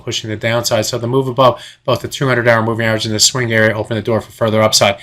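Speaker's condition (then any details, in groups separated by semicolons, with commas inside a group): No condition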